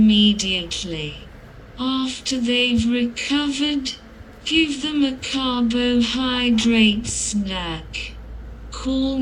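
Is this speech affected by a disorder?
Yes: cerebral palsy.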